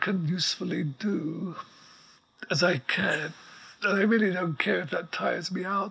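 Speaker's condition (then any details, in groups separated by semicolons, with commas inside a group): ALS; progressive neuromuscular illness, paralyzed from neck down, effectively quadriplegic; breathes with respirator apparatus, diagnosed about two years earlier, writes through dictation; voice still working perfectly well, breathing apparatus audible in background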